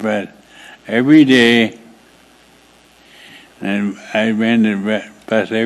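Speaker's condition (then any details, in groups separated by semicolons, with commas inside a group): Traumatic brain injury; car accident; after car accident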